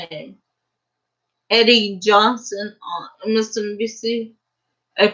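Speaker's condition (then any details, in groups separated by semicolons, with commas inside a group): Cerebral palsy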